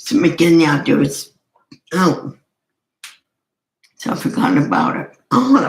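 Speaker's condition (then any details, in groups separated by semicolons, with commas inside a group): Cerebral palsy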